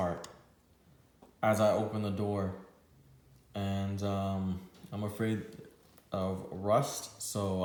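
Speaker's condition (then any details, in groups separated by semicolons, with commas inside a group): No condition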